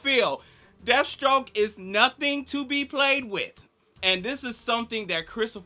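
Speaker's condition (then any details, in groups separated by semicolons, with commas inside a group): No condition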